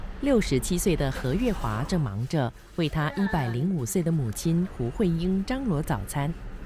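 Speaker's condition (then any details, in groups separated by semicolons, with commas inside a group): No condition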